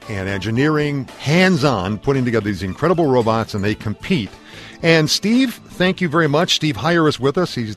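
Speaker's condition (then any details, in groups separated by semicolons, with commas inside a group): No condition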